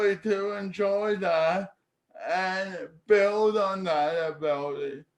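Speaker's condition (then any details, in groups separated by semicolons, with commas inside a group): Cerebral palsy; speech therapy in childhood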